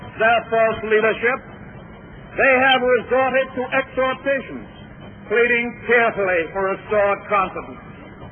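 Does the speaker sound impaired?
No.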